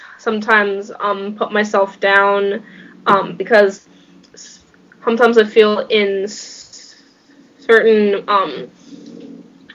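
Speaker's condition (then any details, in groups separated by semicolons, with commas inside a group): Stuttering; stuttering since about age 3, father also stutters; age 16, 13 years since onset, ineffective school therapy, now stuttering-trained professional, friends support group conventions; prolonged sounds, blocks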